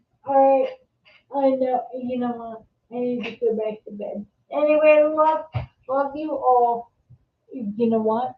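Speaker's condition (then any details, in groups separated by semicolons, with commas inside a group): Multiple sclerosis; secondary progressive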